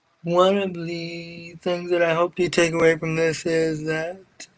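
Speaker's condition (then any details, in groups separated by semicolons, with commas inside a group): Cerebral palsy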